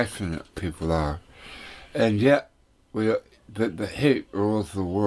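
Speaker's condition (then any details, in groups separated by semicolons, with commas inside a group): Tongue cancer; tongue burns when food touches it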